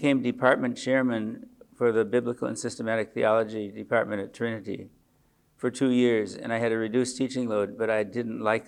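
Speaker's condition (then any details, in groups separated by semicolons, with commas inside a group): Parkinson's disease; age 74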